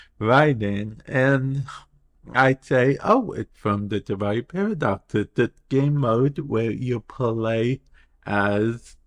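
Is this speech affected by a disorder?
Yes: cerebral palsy.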